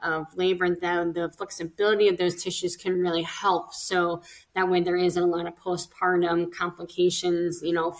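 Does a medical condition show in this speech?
Yes: cleft lip and palate; congenital cleft lip and palate, several facial surgeries, bone graft surgery, speech therapy, physical therapy after graft.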